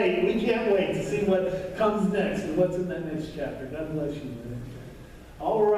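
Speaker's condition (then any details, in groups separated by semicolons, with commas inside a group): No condition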